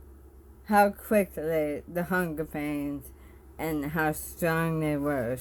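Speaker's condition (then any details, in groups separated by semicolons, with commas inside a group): Bulbar ALS; bulbar onset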